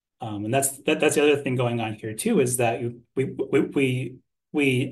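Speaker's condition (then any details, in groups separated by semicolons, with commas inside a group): Stuttering; stuttering since earliest memory, first therapy after college freshman year, Toledo program led by Rodney Gobble; repeated words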